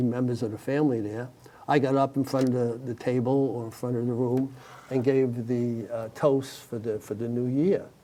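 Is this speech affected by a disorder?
No.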